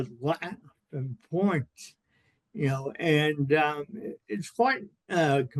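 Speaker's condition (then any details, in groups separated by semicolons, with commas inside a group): Cerebral palsy; spastic diplegia, birth brain hemorrhage, not breathing 90 minutes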